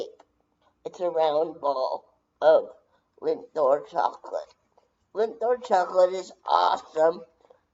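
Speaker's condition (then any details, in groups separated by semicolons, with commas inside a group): Brain injury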